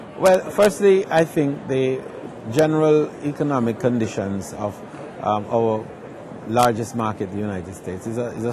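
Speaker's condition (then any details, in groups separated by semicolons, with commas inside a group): No condition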